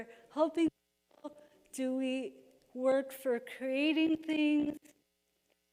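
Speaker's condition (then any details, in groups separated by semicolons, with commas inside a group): Cerebral palsy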